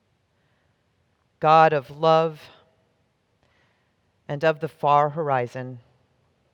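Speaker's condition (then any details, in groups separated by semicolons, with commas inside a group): No condition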